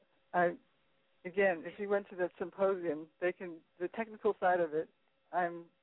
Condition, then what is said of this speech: Parkinson's disease. You're back normal speaking, which is great to hear.